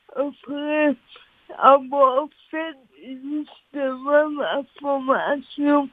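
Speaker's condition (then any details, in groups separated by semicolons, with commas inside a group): Cerebral palsy; since birth, oxygen loss to brain during delivery, all four limbs affected, walks slowly, spasms; speech affected, listeners must pay attention to follow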